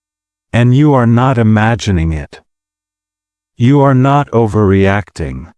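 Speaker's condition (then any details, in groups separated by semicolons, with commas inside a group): No condition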